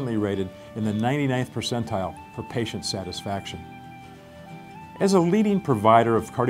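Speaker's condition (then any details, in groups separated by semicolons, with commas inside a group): No condition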